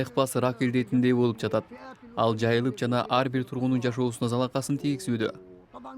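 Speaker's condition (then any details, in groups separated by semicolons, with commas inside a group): No condition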